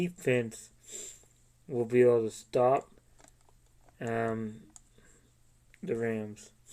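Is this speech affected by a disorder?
Yes: cerebral palsy.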